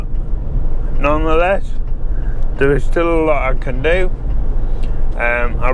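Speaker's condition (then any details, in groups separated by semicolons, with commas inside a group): MND; synthetic voice from banked voice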